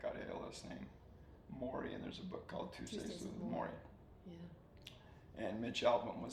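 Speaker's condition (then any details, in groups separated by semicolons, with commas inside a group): ALS; slow-progressing form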